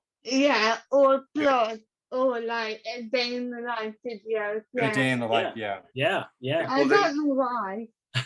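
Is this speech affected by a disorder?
Yes: cerebral palsy.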